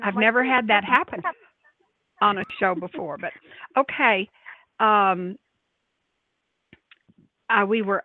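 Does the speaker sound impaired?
No.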